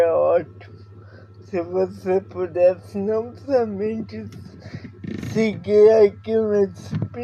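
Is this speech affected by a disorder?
Yes: paralysis.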